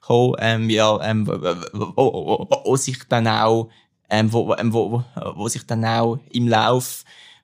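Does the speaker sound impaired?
Yes: stuttering; stuttering since about age three and a half, tried an official therapy form; stutters in certain situations, not stress-related, worse when listener seems uncomfortable, sings fluently; here repeated words, prolonged sounds.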